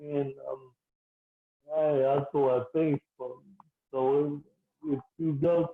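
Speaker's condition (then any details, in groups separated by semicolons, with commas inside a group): Cerebral palsy, mild; speech slightly affected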